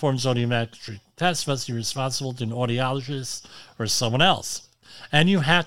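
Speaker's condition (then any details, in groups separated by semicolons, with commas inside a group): Cleft lip and palate; hearing checked this morning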